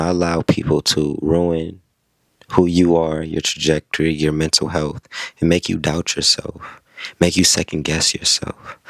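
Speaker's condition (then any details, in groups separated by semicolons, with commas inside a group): No condition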